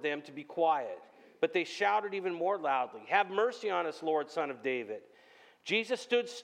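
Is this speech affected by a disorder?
No.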